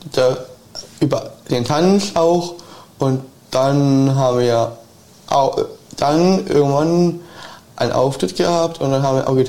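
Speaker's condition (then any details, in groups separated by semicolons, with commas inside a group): Down syndrome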